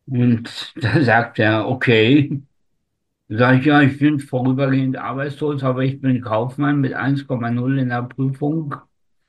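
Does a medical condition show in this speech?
Yes: spastic tetraparesis; largely resolved by own account, age 62.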